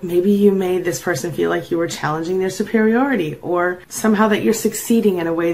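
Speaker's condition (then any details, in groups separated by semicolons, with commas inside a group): No condition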